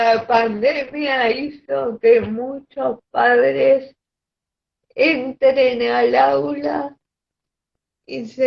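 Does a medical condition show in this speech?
Yes: cerebral palsy.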